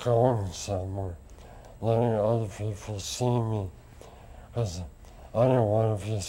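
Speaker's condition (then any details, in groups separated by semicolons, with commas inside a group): Lou Gehrig's disease; tracheostomy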